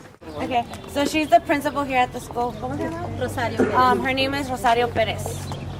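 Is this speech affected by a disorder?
No.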